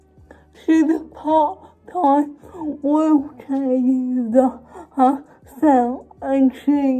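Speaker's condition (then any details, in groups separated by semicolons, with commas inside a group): Cerebral palsy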